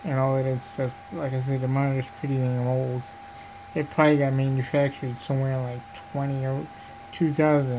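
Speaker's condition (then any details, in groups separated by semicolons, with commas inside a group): Cerebral palsy; diplegia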